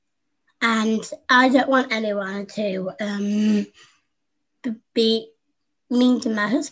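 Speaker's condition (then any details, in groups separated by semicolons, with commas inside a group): Down syndrome; adult woman, 25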